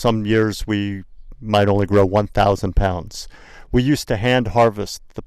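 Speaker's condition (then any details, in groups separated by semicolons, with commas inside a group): No condition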